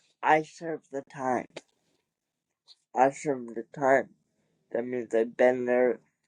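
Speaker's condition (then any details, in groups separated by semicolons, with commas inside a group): Cerebral palsy; wheelchair user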